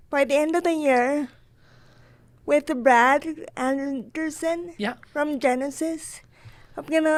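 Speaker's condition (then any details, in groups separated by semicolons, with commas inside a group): Cerebral palsy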